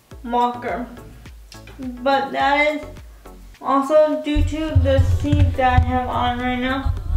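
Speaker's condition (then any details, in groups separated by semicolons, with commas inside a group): Cerebral palsy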